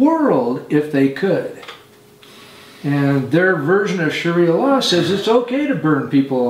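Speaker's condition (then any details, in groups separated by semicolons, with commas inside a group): No condition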